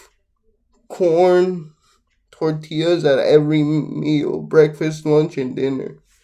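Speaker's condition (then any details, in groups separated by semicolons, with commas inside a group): Cerebral palsy, mixed, mild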